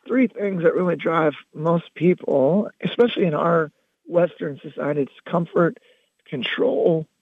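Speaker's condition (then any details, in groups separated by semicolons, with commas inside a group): Loss of singing voice; can still speak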